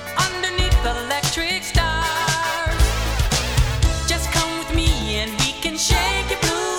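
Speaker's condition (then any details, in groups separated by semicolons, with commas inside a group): No condition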